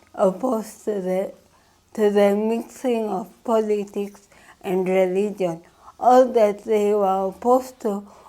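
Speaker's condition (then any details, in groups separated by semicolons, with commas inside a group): Cerebral palsy; from birth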